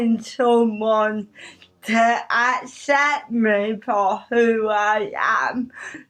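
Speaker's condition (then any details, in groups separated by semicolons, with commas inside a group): Cerebral palsy; talks a bit slower than others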